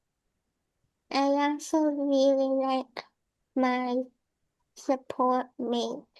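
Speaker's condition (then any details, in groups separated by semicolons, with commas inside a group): SMA type 1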